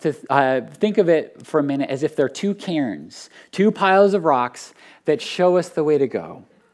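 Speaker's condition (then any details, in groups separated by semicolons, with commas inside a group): No condition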